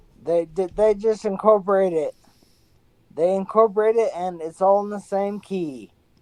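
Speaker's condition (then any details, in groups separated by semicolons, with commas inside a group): Severe traumatic brain injury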